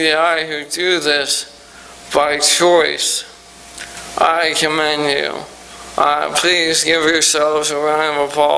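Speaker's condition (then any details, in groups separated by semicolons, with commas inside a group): ALS; recently diagnosed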